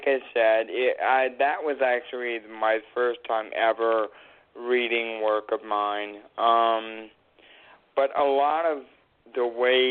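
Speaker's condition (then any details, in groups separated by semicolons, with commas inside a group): Cerebral palsy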